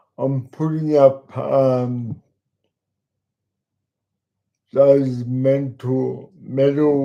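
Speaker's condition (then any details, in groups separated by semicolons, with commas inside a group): Cerebral palsy; talks slowly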